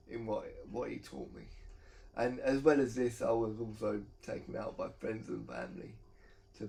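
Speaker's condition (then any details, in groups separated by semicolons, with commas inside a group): Cerebral palsy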